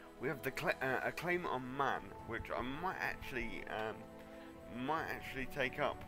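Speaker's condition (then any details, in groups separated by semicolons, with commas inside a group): Cerebral palsy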